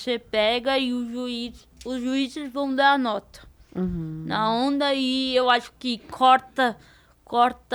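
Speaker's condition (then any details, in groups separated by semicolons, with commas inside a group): Cerebral palsy; diparetic form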